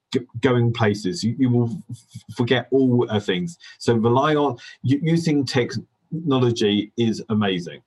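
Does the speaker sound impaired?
Yes: stammer; possibly linked to hearing difficulties from illness in first 3 or 4 years, affecting language; here repeated sounds, prolonged sounds.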